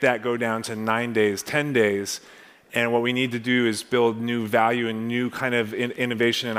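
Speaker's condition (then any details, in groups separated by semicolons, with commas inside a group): No condition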